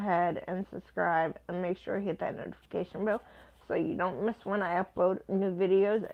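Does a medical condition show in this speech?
Yes: cerebral palsy.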